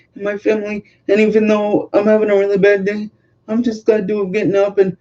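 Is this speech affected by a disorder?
Yes: cerebral palsy.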